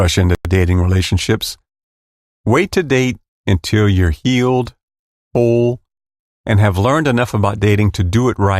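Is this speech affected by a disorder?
No.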